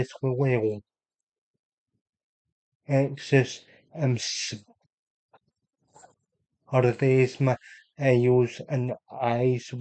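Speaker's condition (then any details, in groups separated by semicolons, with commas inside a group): Cerebral palsy; unable to walk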